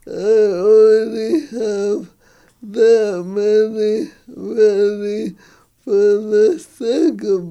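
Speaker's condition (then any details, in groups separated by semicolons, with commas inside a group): ALS; treated at Mayo Clinic in Rochester, stem cell research program, progression possibly slowed; talking more difficult, facial muscles weaker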